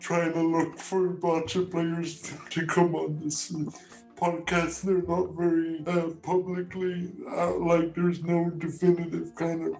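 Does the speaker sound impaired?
Yes: cerebral palsy; spastic quadriplegic type.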